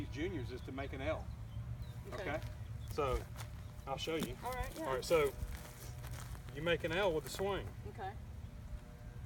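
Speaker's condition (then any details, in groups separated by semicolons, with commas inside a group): No condition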